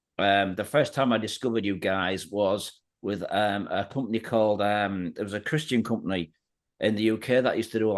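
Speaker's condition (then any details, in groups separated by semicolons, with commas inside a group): No condition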